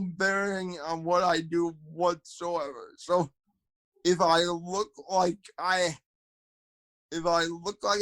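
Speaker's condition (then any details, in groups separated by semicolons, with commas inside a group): Cerebral palsy, spastic quadriplegia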